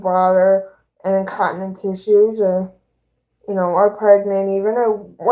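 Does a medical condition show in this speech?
Yes: cerebral palsy; both hands affected.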